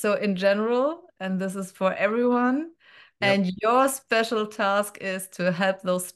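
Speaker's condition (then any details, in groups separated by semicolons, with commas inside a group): No condition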